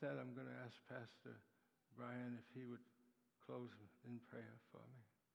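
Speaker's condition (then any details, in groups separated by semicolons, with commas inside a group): Parkinson's disease; Parkinson's attacks muscles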